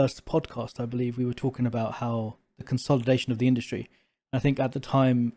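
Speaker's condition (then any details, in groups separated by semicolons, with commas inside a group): No condition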